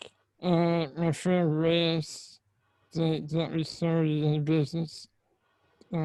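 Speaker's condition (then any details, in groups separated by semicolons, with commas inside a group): Spinal muscular atrophy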